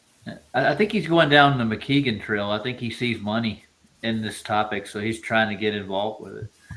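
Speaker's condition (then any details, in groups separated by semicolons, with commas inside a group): No condition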